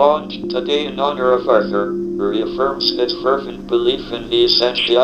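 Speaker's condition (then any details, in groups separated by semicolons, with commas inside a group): ALS, speech-generating device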